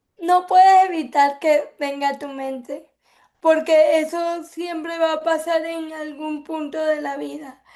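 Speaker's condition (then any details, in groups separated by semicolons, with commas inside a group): Cerebral palsy; affects speech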